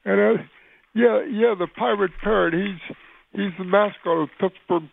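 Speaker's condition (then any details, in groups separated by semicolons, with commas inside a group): Cerebral palsy; unable to walk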